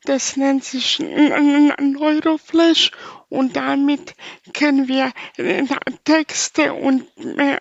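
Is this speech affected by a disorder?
Yes: spastic paralysis from birth; affects all four limbs, walking impairment.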